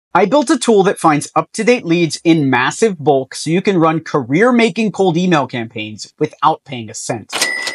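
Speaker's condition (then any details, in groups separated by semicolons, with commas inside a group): No condition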